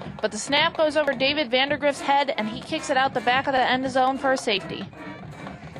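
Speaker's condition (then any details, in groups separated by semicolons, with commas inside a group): No condition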